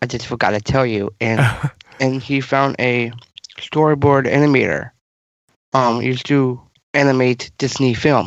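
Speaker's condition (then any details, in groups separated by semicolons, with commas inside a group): Down syndrome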